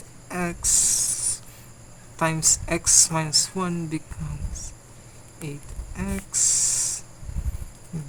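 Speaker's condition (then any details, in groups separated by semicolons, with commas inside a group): No condition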